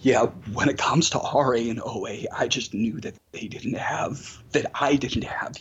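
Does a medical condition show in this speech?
Yes: spasmodic dysphonia; progressively worse over following year.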